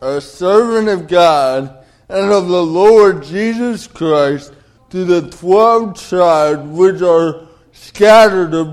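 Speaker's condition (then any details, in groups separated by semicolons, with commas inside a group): Cerebral palsy; delayed development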